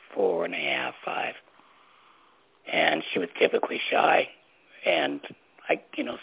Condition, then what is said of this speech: Laryngectomy. You know, removing that from the area is, in so many ways, on different levels, through its own repair itself and learning how to talk differently and getting used to a different tone of voice was challenging enough.